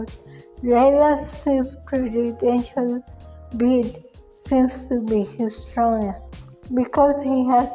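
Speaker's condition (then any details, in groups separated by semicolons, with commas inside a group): Cerebral palsy; from birth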